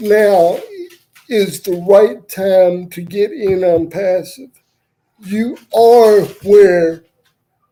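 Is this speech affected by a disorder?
Yes: cerebral palsy; wheelchair user.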